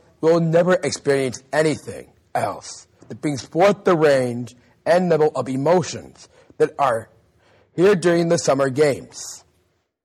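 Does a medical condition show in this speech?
Yes: Down syndrome; learning disability; public speaking training through Special Olympics Global Messenger program.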